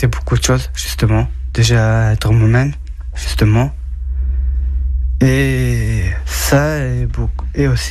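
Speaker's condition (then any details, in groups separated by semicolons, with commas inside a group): Down syndrome; from birth, diagnosed by doctor at birth; age 35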